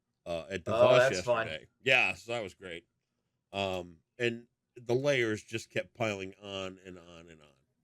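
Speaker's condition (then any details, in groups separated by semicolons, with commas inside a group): No condition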